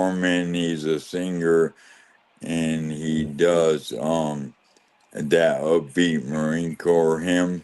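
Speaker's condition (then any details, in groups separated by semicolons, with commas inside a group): ALS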